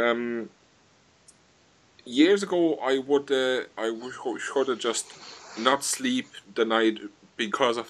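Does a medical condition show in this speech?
Yes: stuttering; stutter described as involuntary, cannot help it; says own stuttering may annoy listeners; here prolonged sounds.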